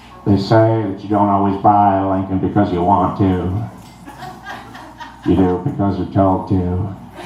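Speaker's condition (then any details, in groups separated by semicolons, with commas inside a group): No condition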